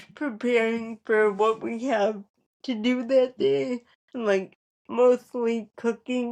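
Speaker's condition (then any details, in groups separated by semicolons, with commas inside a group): Cerebral palsy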